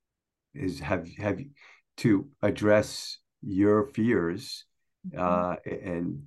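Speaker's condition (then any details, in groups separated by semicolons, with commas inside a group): Stuttering; stuttering since at least high school; anticipates difficulty talking in many situations, fears being outed as stuttering; repeated sounds, prolonged sounds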